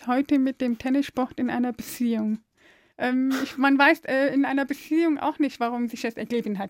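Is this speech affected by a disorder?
Yes: deafness; deaf since birth, diagnosed by brainstem audiometry, suspected oxygen lack from cord around neck at birth; speaks very clearly, spoken language learned via early intervention, mother, Aachen deaf kindergarten, balloons.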